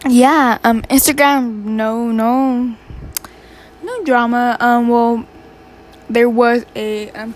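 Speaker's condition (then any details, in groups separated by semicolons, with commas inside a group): Stuttering; frequent stuttering, self-reported; says stutters a lot, apologizes for mumbles; repeated words, prolonged sounds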